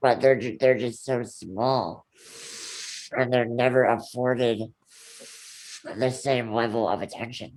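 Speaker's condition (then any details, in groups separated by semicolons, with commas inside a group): Ullrich congenital muscular dystrophy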